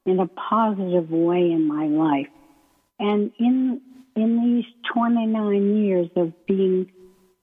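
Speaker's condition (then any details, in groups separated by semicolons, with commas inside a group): ALS; limb onset in right foot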